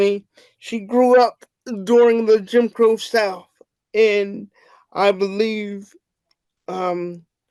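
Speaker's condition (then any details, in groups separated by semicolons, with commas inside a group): Cerebral palsy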